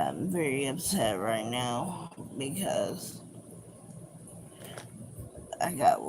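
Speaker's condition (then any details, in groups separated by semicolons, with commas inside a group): Cerebral palsy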